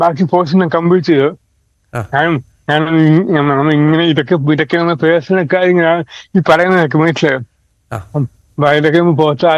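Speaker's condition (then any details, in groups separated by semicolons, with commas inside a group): Cerebral palsy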